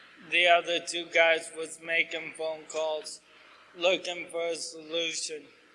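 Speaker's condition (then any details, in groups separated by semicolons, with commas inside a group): ALS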